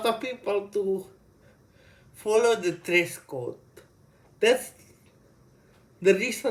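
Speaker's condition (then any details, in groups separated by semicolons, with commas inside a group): Cerebral palsy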